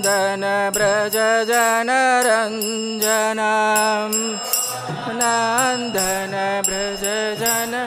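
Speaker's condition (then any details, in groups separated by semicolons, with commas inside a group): No condition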